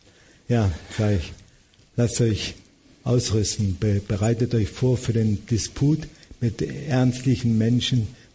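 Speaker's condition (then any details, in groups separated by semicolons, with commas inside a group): Parkinson's disease; about 16 to 17 years since diagnosis, hand tremor, tremor-free on stage, almost daily falls, reduced mobility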